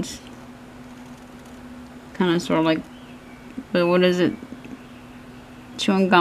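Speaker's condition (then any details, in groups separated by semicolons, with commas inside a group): Cerebral palsy; hands affected, shaking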